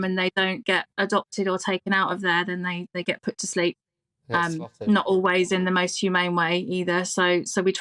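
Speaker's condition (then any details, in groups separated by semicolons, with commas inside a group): No condition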